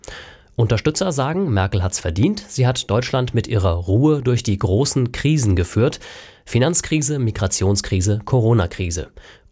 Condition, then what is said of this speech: None; typical speech.